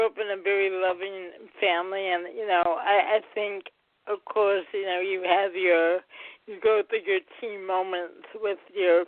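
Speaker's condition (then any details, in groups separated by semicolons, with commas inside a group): Cerebral palsy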